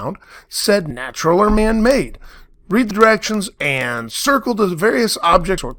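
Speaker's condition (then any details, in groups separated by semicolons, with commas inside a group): No condition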